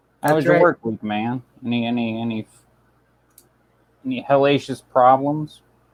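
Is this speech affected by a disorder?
No.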